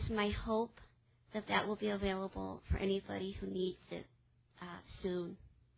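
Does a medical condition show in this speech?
Yes: cleft palate; infant feeding difficulty with weight loss, ongoing dental problems.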